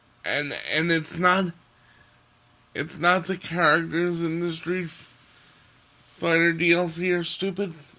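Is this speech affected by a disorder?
Yes: cerebral palsy.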